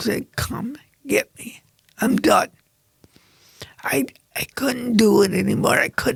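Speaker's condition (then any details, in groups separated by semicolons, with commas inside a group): Cerebral palsy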